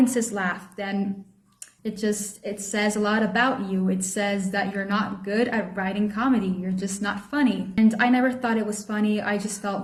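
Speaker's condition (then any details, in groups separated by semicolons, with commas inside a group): No condition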